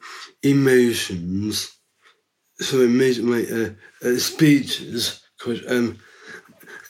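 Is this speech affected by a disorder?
Yes: Down syndrome; three copies of chromosome 21, from birth.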